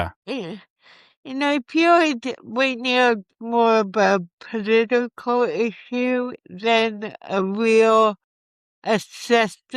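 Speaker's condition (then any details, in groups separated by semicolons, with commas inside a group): Cerebral palsy; from birth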